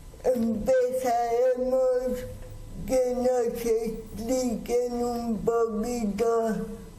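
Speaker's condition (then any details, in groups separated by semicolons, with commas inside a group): Cerebral palsy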